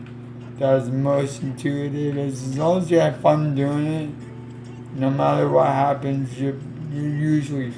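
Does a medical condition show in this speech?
Yes: cerebral palsy; affects legs.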